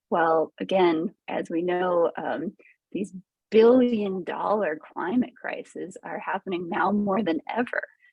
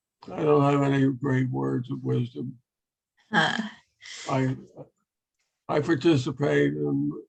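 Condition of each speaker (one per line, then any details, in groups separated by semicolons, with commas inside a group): No condition
Parkinson's; long walks cause great distress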